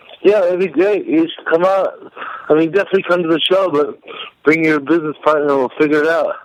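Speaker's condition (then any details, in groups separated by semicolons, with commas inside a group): Cerebral palsy; speech may sound intoxicated to listeners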